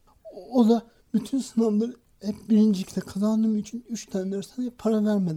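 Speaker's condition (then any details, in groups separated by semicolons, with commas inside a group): Cerebral palsy; from birth, no speech or walking until age 6, misdiagnosed intellectual disability at age 5; hand tremor, unable to write by hand; school speech difficulty, reading not fluent, practised reading aloud before mirror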